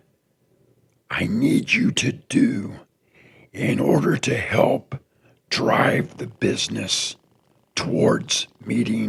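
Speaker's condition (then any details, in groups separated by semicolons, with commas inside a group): Throat cancer; tracheostomy tube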